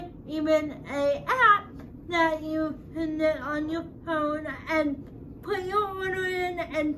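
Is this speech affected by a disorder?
Yes: cerebral palsy.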